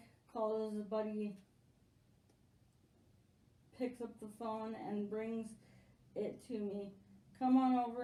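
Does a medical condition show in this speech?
Yes: spastic quadriplegic cerebral palsy.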